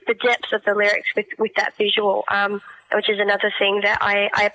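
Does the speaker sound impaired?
Yes: cleft palate; born with cleft palate, congenital.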